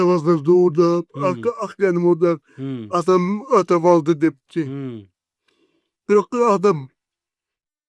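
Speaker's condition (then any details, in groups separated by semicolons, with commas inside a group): Cerebral palsy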